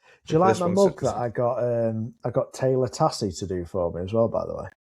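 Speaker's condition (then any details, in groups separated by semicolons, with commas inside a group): No condition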